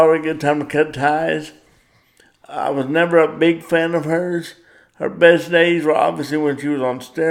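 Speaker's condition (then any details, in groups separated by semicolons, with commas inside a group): Cerebral palsy; power wheelchair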